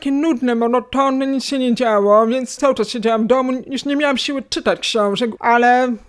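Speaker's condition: Hearing loss, cochlear implant, acquired; cochlear implant at age 16

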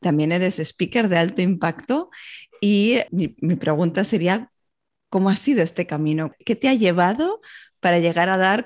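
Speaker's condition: No condition

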